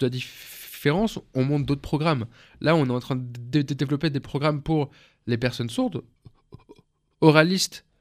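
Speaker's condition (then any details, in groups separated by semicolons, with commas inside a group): Stuttering; stuttering of neurological origin, not due to stress or shyness, described by interviewer as fairly strong; repeated sounds, prolonged sounds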